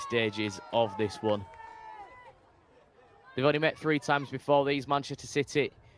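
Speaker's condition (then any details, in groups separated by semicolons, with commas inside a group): No condition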